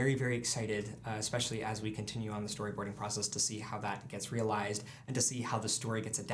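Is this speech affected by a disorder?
No.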